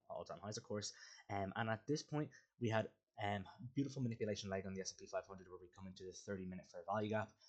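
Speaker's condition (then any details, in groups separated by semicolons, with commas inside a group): No condition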